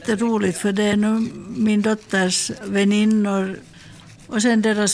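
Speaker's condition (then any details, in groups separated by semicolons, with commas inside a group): Parkinson's disease; hands too clumsy for fine ceramic work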